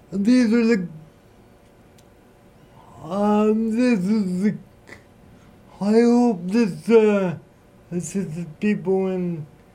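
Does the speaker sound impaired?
Yes: cerebral palsy; uses Google devices and Google Assistant controlled by voice; voice recognized by Google Assistant and Google Voice devices.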